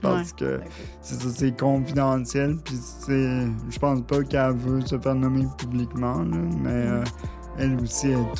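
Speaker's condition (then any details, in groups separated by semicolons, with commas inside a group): Cerebral palsy; near quadriplegic, wheelchair user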